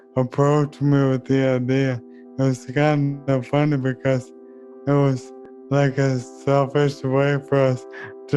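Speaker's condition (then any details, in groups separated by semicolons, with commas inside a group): ALS; leg onset, speech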